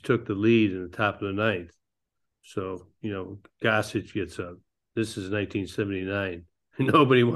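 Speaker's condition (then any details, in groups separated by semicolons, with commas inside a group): Parkinson's disease; pickleball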